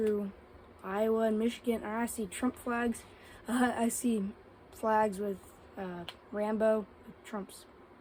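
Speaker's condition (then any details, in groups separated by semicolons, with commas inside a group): No condition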